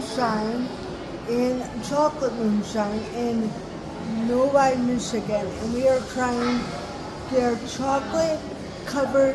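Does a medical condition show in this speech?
Yes: cerebral palsy.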